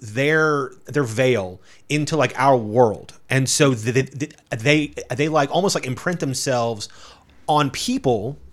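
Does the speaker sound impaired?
Yes: stutter; described by himself as everywhere; here repeated sounds, repeated words, prolonged sounds.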